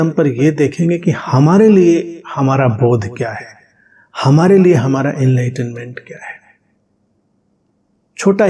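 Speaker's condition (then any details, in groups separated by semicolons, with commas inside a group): No condition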